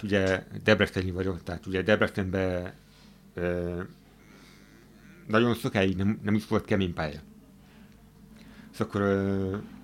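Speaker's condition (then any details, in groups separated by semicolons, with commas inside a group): Hearing impairment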